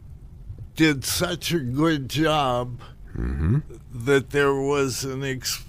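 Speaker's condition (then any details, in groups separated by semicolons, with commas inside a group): Parkinson's disease; Parkinson's disease diagnosed about 15 years ago, asked neurologist about trying cannabis, childhood accident with disability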